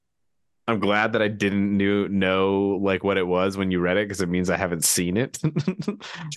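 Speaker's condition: No condition

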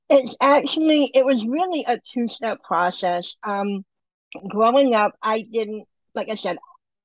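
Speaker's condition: Bilateral cleft lip and palate; surgeries needed to function normally with eating, speaking, drinking

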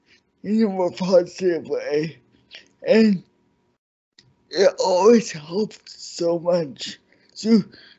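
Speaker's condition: Cerebral palsy; cerebral palsy since childhood

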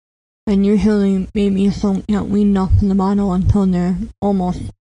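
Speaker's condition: Cleft palate; congenital, affected ears, teeth and nose, 5 or 6 ear tubes for lifelong chronic ear infections; predicted at birth mute or severely impeded, speech classes once or twice weekly through elementary school

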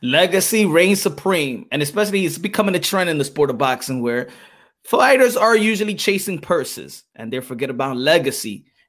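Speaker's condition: No condition

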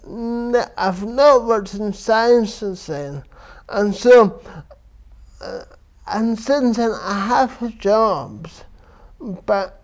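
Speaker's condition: Cerebral palsy; from birth; affects verbal speech

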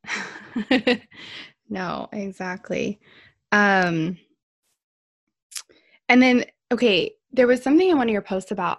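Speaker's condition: No condition

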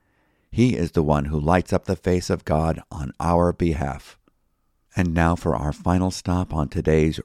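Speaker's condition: No condition

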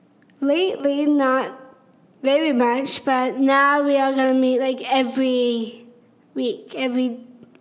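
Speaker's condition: Down syndrome; speaking among more difficult things, way of talking might seem weird

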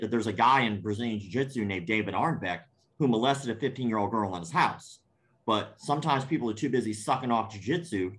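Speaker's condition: Cleft palate; congenital cleft palate

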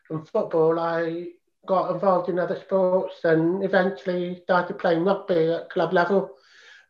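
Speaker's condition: Profound deafness, congenital profound deafness; hours daily

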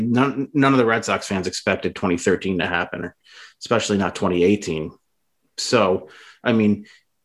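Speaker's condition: No condition

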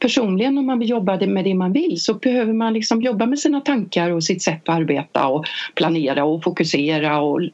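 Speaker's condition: No condition

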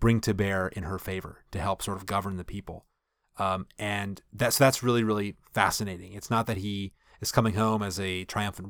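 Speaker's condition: No condition

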